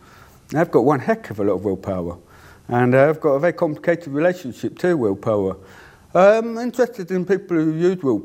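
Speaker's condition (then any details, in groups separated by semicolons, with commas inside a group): Deafness; cannot hear own voice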